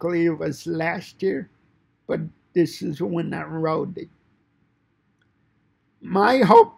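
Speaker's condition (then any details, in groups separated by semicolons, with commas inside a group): Cerebral palsy; fine motor impairment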